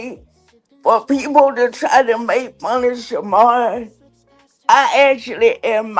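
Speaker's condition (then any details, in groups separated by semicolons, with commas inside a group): Cerebral palsy; recognized around age 3 or 4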